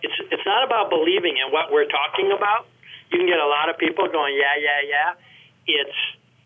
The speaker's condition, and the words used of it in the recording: No condition.